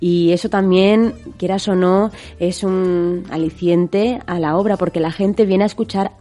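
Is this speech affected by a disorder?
No.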